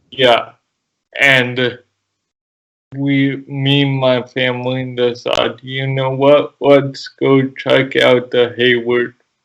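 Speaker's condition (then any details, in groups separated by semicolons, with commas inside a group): Cerebral palsy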